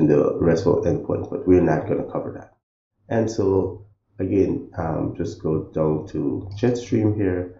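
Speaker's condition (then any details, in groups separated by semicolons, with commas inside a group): No condition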